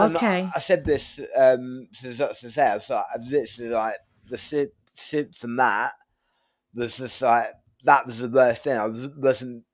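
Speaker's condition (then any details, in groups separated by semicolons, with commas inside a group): Tongue cancer surgery; right-side tongue surgery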